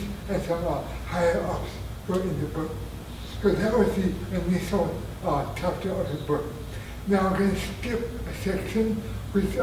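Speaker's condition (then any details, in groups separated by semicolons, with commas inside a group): Traumatic brain injury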